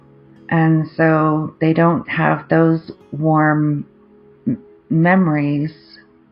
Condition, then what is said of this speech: Aphasia. To talk about something that I know pretty well, and my aphasia is getting a lot better.